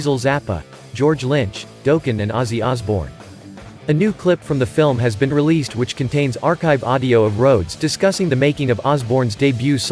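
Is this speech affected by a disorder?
No.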